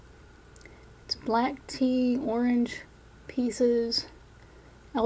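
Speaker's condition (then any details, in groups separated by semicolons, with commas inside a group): No condition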